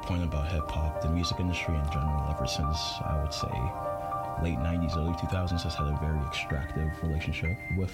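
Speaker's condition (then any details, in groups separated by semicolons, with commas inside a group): No condition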